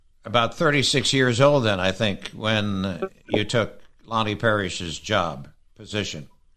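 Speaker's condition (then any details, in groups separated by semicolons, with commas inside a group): No condition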